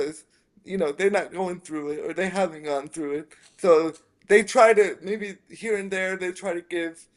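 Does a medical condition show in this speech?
Yes: spastic quadriplegic cerebral palsy.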